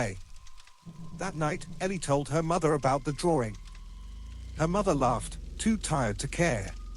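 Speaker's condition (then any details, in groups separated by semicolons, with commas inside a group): No condition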